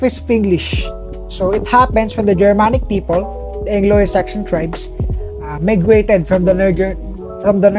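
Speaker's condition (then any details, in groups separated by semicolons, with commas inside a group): No condition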